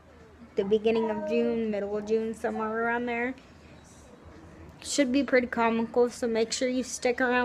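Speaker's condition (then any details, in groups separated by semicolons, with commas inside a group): Cerebral palsy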